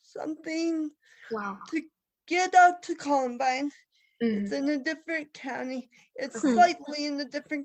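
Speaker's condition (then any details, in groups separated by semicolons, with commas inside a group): Cerebral palsy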